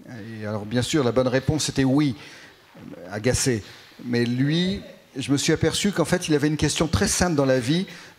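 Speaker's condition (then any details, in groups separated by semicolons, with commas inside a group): No condition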